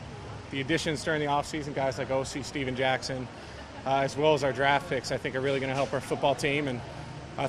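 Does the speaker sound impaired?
No.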